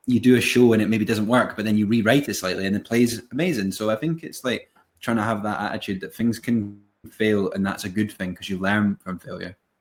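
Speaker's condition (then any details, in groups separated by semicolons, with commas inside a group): No condition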